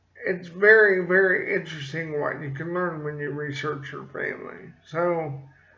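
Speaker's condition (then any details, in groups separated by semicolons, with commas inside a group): Cerebral palsy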